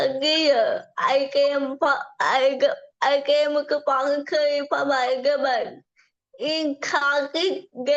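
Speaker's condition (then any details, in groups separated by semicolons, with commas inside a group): Cerebral palsy; from birth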